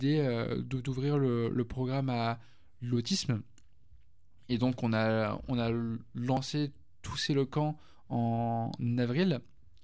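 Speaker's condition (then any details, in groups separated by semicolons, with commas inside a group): Stuttering; stuttering since early childhood, severe until age 20; until age 20 unable to say two words in a row, school oral work difficult; repeated sounds, repeated words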